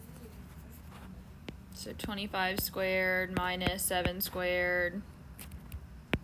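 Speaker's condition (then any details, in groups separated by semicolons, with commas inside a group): No condition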